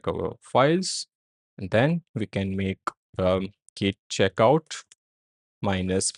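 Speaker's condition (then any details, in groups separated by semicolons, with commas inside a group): No condition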